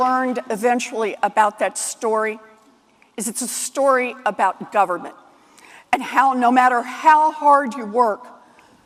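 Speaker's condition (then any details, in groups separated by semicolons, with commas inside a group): No condition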